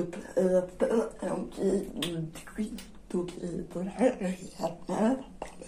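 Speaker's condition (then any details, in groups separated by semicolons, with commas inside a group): Generalized dystonia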